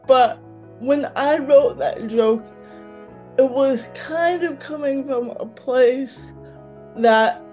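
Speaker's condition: Cerebral palsy, mild

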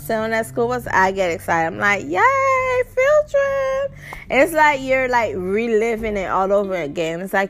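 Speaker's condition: No condition

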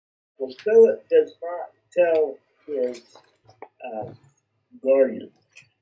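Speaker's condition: Cerebral palsy; speech not affected

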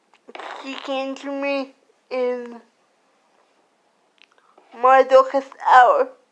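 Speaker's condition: Cerebral palsy; cerebral palsy affecting whole body; slurred speech

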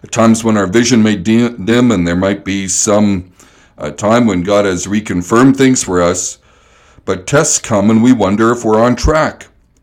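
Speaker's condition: No condition

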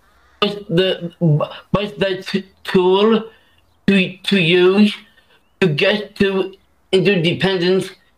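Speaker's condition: Down syndrome

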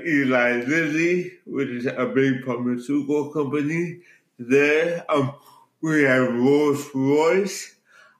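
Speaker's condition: Cerebral palsy

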